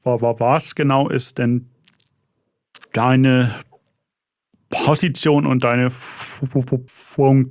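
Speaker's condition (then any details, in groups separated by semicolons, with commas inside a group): Stuttering; blocks, block right on announcing own stuttering; repeated sounds, prolonged sounds, blocks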